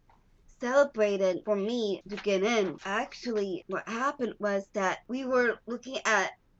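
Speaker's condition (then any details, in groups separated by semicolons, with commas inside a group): Down syndrome; walked later than other children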